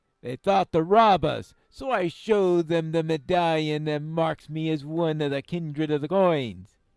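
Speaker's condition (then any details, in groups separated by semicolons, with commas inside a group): No condition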